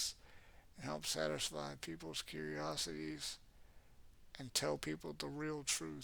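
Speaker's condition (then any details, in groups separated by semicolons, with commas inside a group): Cerebral palsy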